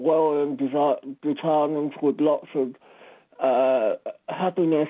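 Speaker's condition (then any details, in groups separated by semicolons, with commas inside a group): Speech impediment; disability with speech impediment; sometimes fumbles answers on air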